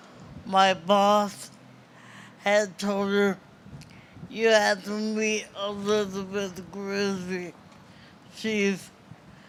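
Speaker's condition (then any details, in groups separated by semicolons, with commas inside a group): Cerebral palsy; present from birth, premature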